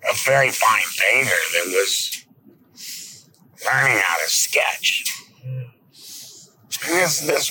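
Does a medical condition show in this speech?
Yes: laryngectomy; esophageal speech.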